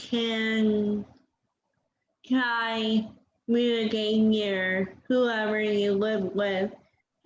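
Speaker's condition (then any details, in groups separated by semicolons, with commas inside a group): Cerebral palsy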